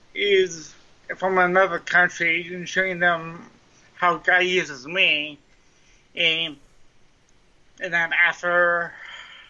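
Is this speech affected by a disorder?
Yes: cerebral palsy; mild cerebral palsy, lifelong, trouble writing with hands, slow running, 21 minutes per mile; speech impediment, sounds like Wendy's drive-thru speaker box, may sound drunk.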